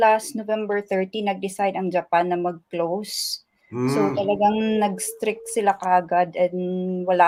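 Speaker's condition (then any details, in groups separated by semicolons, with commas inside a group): No condition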